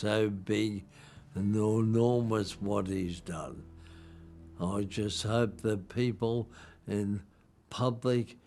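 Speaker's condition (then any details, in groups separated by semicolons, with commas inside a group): Motor neurone disease; rare variant; about 34 years since diagnosis, aged 85; slurred speech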